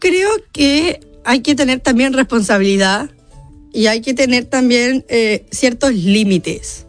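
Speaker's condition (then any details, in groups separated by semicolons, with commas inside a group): Down syndrome; diagnosed before birth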